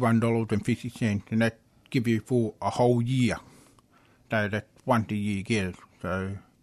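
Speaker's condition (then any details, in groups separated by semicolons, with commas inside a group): Hearing loss with cochlear implants; struggles when people talk quickly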